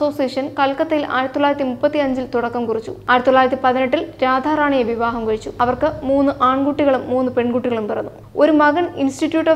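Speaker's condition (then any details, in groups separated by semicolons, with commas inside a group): No condition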